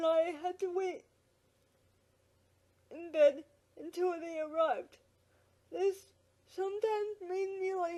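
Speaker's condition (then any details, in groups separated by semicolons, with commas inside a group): Quadriplegic cerebral palsy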